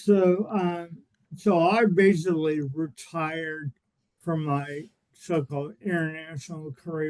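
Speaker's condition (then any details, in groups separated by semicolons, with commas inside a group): Cerebral palsy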